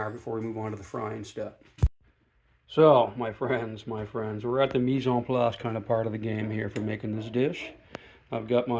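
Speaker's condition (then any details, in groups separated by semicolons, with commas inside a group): No condition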